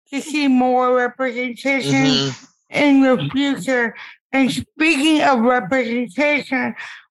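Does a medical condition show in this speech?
Yes: cerebral palsy; ambulatory, uses a wheelchair; impaired speech.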